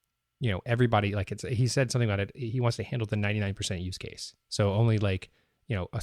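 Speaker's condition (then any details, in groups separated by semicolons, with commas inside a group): No condition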